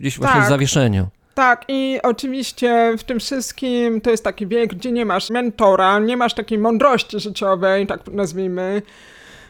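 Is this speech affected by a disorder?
Yes: hearing loss, cochlear implant, acquired; lost hearing in adolescence, cochlear implant at age 16, electrodes behind ear, external part, Apple-linked latest model; cannot localize sound direction, must keep refreshing language, iPhone streams directly to implant; two years of rehabilitation to decode words, relearned listening to English, once unable to converse in English.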